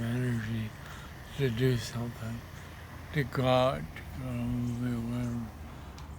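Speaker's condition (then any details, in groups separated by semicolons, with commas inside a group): Parkinson's; ataxia form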